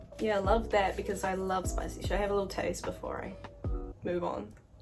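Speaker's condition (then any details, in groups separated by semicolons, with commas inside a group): No condition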